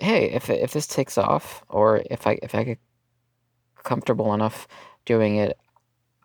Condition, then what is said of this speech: Stuttering. I seem to have an easier time speaking when I'm alone, and I can just kind of riff off of